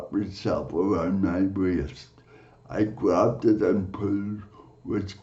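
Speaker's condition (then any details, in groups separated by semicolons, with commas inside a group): Cerebral palsy; from birth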